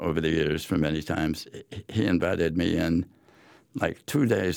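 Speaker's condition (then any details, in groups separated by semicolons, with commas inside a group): Head and neck cancer; after 8 weeks weekly chemo and weekday radiation, fatigue, wheelchair near end of treatment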